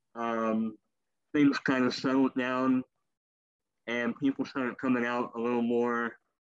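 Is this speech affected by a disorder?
Yes: cleft lip and palate; former wheelchair user.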